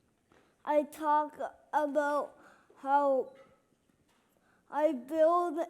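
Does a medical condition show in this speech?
Yes: cerebral palsy.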